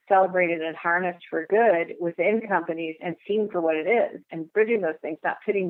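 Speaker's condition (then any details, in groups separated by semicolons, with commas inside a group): No condition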